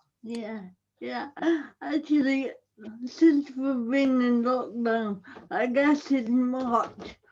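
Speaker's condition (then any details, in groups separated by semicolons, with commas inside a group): Cerebral palsy; audible speech impairment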